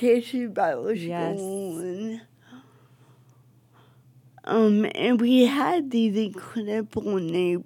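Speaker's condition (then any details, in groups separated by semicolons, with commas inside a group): Cerebral palsy; cerebral palsy from oxygen deprivation at birth, affects speech, movement, balance, wheelchair, earlier physical therapy, walker; jokingly called a god-given accent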